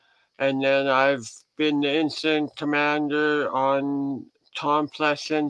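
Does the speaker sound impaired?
Yes: head and neck cancer surgery; survivor, about 14 years since diagnosis, 43% five-year survival odds then.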